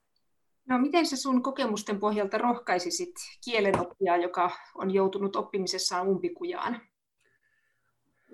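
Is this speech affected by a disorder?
No.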